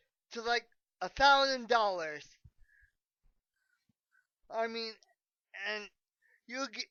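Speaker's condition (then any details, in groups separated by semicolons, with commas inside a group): Cerebral palsy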